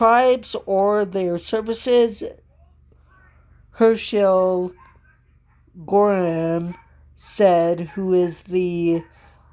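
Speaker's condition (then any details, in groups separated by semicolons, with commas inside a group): Cerebral palsy; from birth, walks with walker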